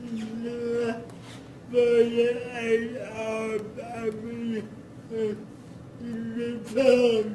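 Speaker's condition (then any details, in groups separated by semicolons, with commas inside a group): Cerebral palsy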